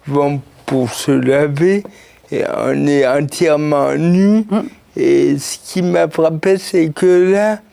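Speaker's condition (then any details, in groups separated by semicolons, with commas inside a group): Cerebral palsy; since birth, birth injury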